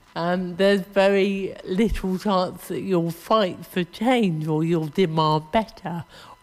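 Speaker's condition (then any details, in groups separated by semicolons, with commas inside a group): Cerebral palsy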